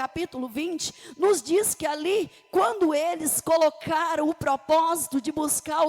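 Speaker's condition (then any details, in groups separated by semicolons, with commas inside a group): No condition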